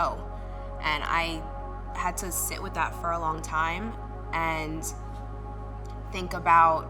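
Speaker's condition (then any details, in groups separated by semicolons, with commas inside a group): No condition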